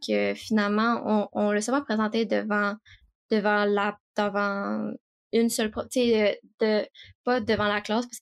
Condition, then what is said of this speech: Stuttering. J'ai eu quelques accrochages, mais vraiment, ça s'est mieux passé.